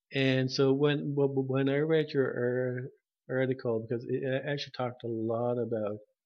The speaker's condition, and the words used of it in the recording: Stuttering. And even when I sort of preview these podcasts as well, I still have difficulty, difficulty hearing myself stutter.